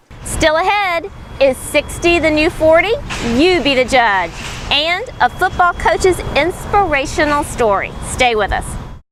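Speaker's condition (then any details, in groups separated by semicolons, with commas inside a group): No condition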